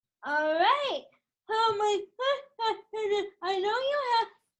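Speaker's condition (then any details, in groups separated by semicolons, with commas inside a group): Cerebral palsy; back and hip operations in childhood; speech therapy in childhood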